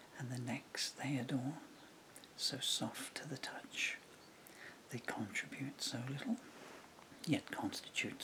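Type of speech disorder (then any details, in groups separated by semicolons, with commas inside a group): Bulbar dysarthria; progressive bulbar palsy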